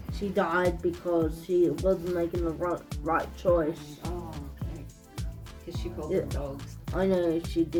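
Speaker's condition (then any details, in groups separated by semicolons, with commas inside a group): Cerebral palsy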